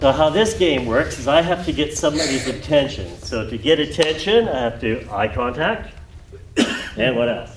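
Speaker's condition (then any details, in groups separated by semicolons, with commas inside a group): Cleft lip and palate, severe; does cartoon voices for part of living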